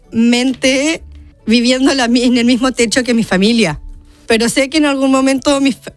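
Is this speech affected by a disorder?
Yes: Down syndrome; congenital, diagnosis given to mother before birth; age 30.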